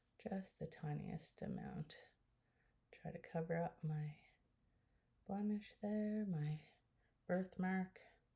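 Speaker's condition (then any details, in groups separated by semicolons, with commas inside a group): No condition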